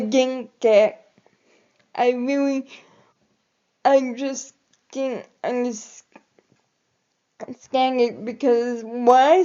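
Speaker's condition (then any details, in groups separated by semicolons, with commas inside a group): Cerebral palsy; quadriplegic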